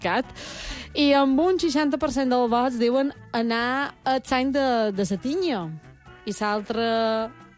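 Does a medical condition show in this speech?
No.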